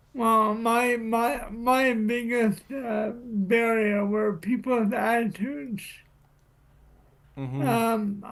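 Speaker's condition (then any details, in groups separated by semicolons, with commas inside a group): Cerebral palsy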